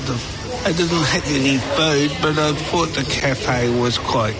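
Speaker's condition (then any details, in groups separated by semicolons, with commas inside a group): Cerebral palsy; described as pretty able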